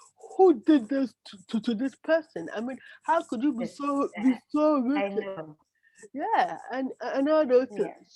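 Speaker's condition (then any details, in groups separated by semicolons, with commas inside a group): Cerebral palsy; brain damage cause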